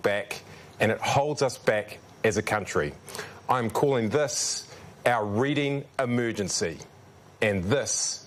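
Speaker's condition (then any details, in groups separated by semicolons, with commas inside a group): No condition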